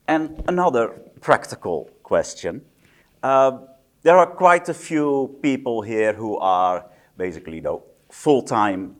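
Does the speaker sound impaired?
No.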